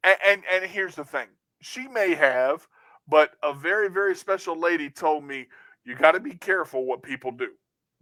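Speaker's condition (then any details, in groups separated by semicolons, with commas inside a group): No condition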